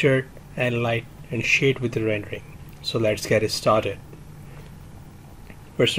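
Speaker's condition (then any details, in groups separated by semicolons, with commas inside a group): No condition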